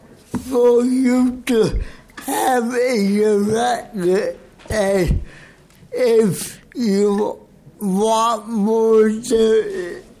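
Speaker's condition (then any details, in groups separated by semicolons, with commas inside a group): Cerebral palsy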